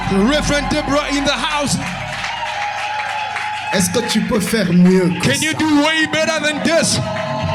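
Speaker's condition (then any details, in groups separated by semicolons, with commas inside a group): No condition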